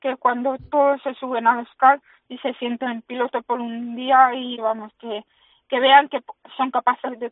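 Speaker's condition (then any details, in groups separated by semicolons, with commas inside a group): Hearing loss with cochlear implants; bilateral cochlear implants, needed daily including racing; early unadapted karting helmet meant hearing nothing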